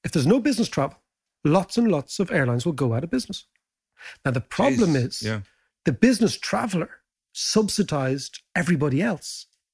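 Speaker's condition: No condition

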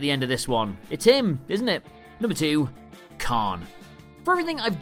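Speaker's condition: No condition

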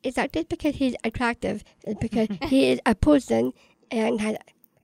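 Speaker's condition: Down syndrome

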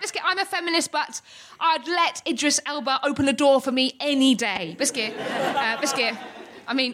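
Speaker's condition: Tourette's syndrome; neurological, uncontrollable motor and vocal tics, wheelchair user, cannot stand; long-standing; frequent shouted vocal tics, involuntary swearing, random phrases, cannot stay on script

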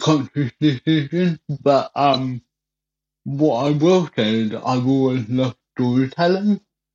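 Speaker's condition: Cerebral palsy; wheelchair

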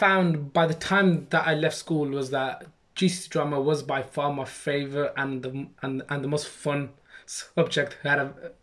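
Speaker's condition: Stammer; stammer since childhood, mocked and imitated by other kids from primary school; struggles saying own name, stammers less with put-on Birmingham accent or exaggerated speech; repeated sounds, prolonged sounds

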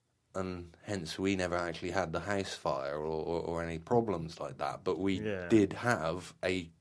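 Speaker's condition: No condition

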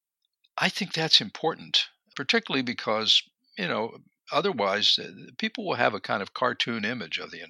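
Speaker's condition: No condition

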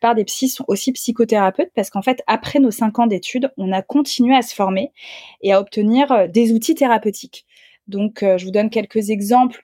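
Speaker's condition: No condition

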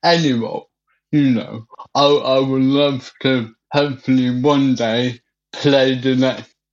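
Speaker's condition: Cerebral palsy; wheelchair

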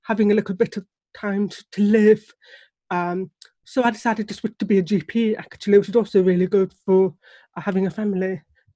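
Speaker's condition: Deafness; struggles to hear baby cry or tones of sounds

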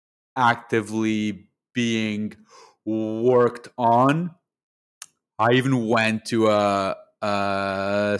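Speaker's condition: Stuttering; stutter since birth, neurological basis, speech therapists in Lebanon childhood to teens, psychologist at 16-17; stutter much worse before, affects only speaking, not reading or writing, long avoided speaking; prolonged sounds, blocks

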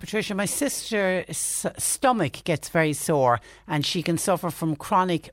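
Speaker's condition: No condition

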